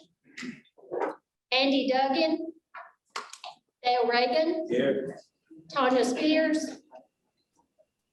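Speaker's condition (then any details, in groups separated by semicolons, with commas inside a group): No condition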